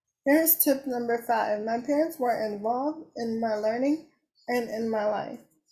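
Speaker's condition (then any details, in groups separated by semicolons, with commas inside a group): Cerebral palsy; uses wheelchair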